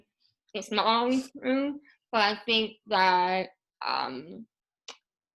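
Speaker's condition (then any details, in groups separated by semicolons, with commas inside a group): Moebius syndrome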